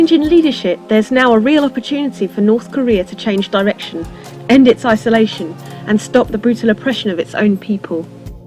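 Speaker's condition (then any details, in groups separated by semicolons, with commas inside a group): No condition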